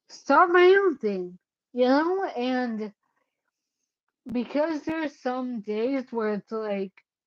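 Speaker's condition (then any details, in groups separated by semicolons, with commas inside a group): Cerebellar ataxia; caused by brain bleed, unsteady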